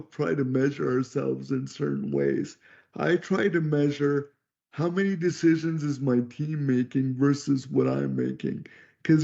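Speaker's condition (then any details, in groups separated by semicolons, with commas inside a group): Cerebral palsy; wheelchair user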